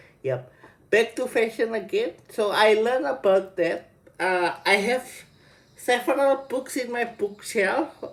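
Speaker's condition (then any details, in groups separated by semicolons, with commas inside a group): Cerebral palsy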